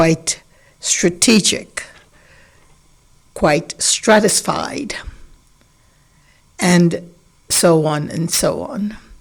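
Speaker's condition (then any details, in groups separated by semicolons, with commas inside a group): No condition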